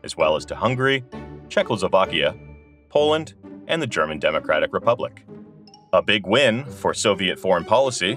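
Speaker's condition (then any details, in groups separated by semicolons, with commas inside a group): No condition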